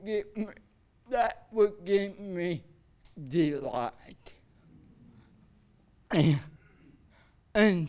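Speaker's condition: Cerebral palsy

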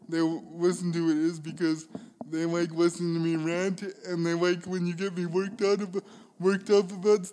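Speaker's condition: Cerebral palsy; involuntary shaking movements

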